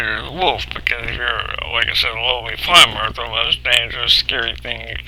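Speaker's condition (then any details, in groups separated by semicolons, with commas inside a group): Cerebral palsy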